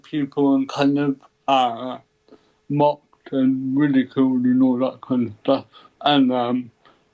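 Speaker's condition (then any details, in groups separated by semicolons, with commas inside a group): Cerebral palsy; ataxic type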